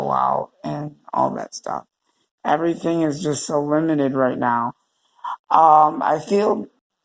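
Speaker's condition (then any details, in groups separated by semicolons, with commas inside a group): Cerebral palsy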